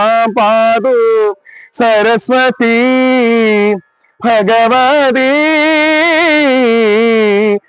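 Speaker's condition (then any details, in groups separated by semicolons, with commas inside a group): No condition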